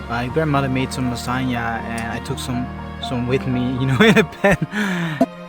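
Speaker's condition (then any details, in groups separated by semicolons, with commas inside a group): No condition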